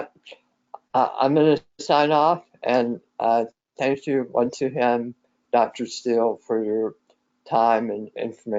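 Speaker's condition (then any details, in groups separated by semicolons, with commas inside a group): Head and neck cancer; severe difficulty swallowing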